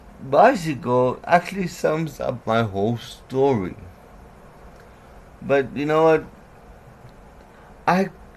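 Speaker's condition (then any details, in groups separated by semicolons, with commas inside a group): Cerebral palsy; breathing weakness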